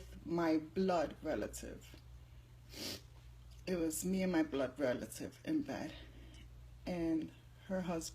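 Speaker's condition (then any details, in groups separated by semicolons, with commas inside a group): No condition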